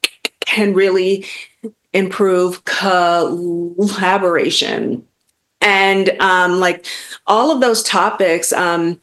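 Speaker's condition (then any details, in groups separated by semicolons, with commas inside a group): Stuttering; lifelong stuttering; pursues public speaking to face fear of talking, still stutters, feels vulnerable on podcasts; long-standing fear of talking, past avoidance of carrying conversations, stuttering held back career; prolonged sounds, blocks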